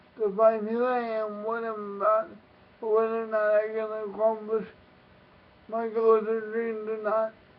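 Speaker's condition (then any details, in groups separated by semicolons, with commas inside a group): Cerebral palsy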